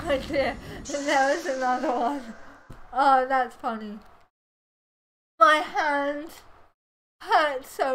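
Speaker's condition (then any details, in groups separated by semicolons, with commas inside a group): Cerebral palsy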